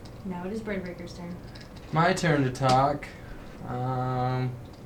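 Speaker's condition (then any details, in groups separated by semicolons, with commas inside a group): No condition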